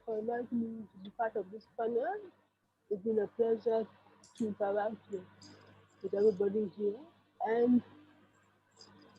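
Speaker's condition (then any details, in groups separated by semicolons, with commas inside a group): Cerebral palsy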